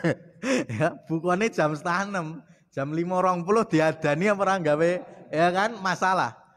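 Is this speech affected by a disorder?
No.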